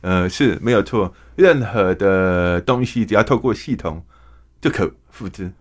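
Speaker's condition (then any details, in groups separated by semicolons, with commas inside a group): Hearing impairment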